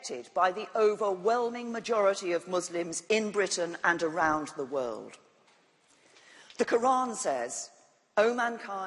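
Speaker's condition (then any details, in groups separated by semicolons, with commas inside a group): No condition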